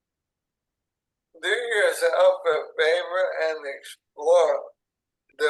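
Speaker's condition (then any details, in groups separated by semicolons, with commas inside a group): ALS; onset in hands and arms, tracheostomy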